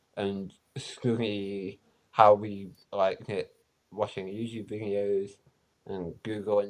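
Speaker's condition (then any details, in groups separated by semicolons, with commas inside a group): Spinal muscular atrophy; physical disability, no learning difficulty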